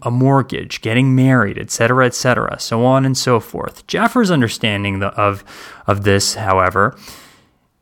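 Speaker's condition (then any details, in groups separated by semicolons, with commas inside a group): No condition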